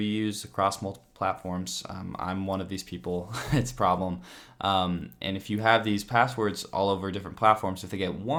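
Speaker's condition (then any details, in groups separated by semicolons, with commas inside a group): No condition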